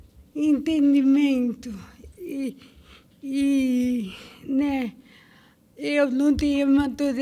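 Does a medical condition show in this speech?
Yes: cerebral palsy.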